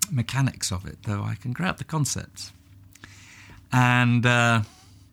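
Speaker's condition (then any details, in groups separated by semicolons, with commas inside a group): No condition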